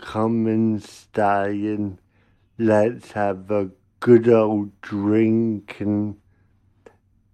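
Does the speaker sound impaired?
Yes: cerebral palsy; congenital.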